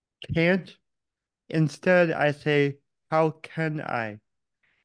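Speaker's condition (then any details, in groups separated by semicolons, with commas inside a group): Cerebral palsy; born without heartbeat or breathing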